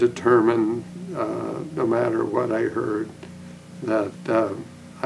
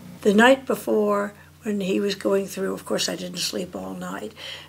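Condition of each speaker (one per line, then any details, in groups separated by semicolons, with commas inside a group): Essential tremor; hand tremor, dominant hand; diagnosed late 30s, focused ultrasound treatment
No condition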